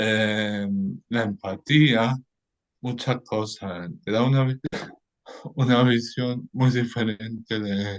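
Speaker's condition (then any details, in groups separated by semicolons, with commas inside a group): Cerebral palsy; lifelong; may run out of air, not always fully intelligible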